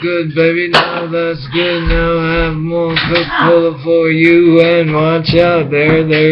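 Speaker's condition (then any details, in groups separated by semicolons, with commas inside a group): Brain injury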